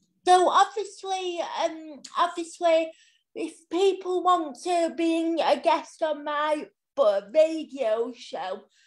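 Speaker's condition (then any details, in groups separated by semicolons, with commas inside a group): Cerebral palsy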